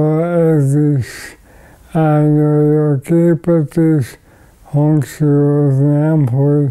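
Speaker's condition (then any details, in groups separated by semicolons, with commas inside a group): ALS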